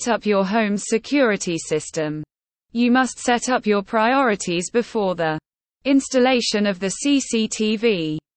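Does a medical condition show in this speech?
No.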